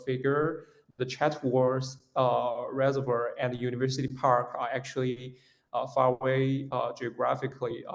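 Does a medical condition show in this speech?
No.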